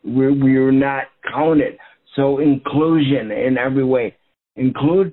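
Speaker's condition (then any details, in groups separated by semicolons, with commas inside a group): Cerebral palsy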